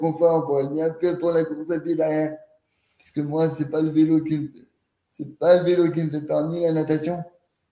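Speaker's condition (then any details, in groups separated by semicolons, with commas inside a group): Cerebral palsy; spasticity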